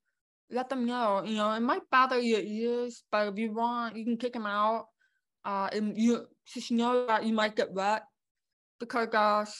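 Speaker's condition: Born deaf; congenital deafness

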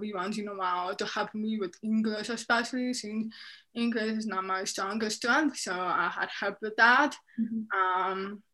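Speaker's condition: Deafness, profound, severe; speech therapy for speaking and listening in deaf and hard of hearing program

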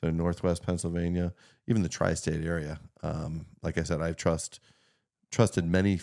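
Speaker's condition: No condition

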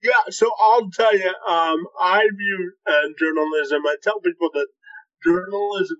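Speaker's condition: Cerebral palsy, spastic quadriplegia

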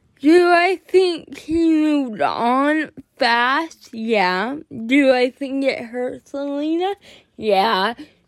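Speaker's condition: Cerebral palsy; more jerking in class

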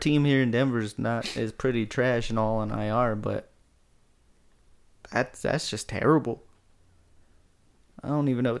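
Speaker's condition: No condition

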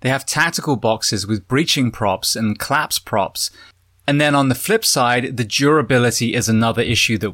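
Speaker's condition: No condition

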